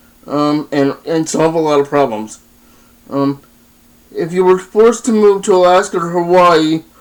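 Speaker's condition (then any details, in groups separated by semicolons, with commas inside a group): Cerebral palsy, spastic diplegia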